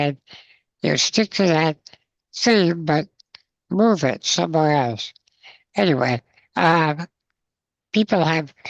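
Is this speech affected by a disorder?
Yes: spinal muscular atrophy, congenital; progressive, mini tracheostomy.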